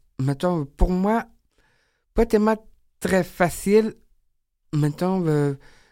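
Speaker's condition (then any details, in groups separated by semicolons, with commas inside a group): Down syndrome; described as very talkative, at ease and eager to speak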